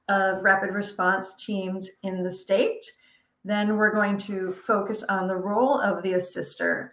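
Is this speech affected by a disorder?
No.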